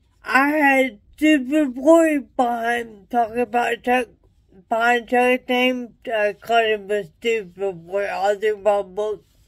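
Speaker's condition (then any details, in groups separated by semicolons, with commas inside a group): Traumatic brain injury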